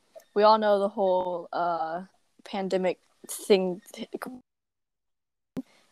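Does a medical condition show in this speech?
Yes: stutter; can take minutes to get a word out; here prolonged sounds.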